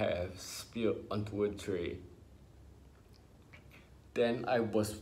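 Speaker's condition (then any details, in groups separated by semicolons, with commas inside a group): Ataxia; affects talking, speaking used as speech therapy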